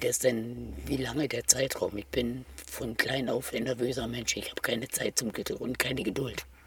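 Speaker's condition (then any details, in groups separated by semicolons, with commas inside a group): Total laryngectomy, total laryngectomy; esophageal and valve speech; total laryngectomy many years ago, fitted tracheal cannula epithesis, narrowed trachea treated surgically and with blocked cannula; two voices, valve voice and esophageal ructus speech, different technique and melody, tires like hoarseness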